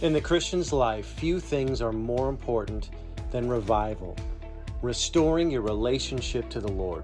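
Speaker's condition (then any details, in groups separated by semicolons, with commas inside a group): No condition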